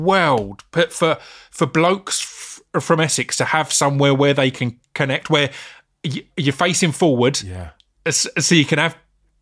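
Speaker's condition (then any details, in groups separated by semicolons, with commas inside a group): Stammer; stutter, unnoticed during rapping and spoken word years, noticed with radio show and podcast, works with STAMMA; says stammer spoils acting self-tapes once speaking; repeated sounds, prolonged sounds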